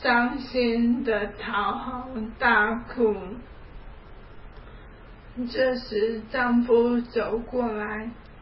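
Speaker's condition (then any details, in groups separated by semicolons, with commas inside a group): ALS; onset about three years ago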